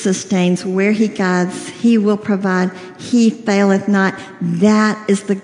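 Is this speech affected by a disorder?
Yes: cleft lip and palate, severe.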